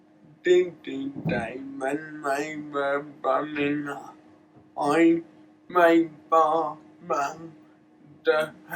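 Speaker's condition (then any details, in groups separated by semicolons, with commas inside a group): Cerebral palsy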